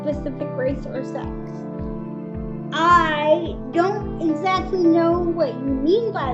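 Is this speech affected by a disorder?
Yes: cerebral palsy.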